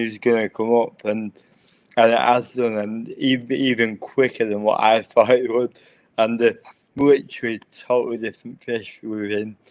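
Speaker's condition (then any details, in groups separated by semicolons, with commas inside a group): Cerebral palsy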